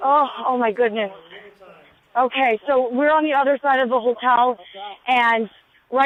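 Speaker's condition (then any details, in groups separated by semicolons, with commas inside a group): No condition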